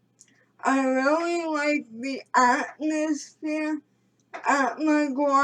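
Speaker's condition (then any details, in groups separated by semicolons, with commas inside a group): Cerebral palsy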